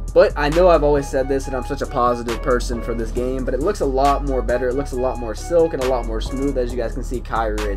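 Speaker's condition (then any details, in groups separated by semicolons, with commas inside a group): No condition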